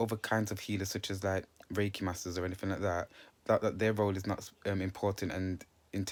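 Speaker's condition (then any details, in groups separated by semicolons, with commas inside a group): No condition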